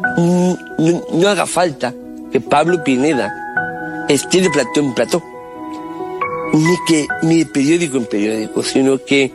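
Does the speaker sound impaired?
Yes: Down syndrome.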